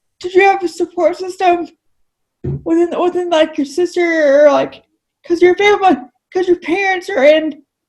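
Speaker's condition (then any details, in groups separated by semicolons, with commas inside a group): Cerebral palsy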